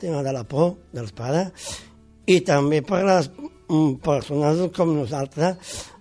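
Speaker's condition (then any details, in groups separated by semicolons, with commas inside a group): Down syndrome; congenital, born with it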